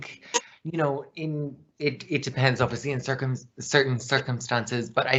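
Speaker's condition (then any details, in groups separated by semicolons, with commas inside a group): No condition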